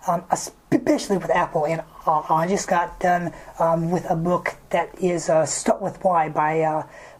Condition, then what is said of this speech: Stuttering. Um, now, now that right there is um, uh, it's called the block, and so I I am I am uh, just kind of blocking on that sound.